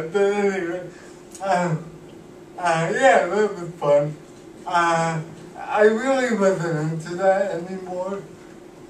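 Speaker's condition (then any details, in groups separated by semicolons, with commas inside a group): Cerebral palsy; cannot walk, uses wheelchair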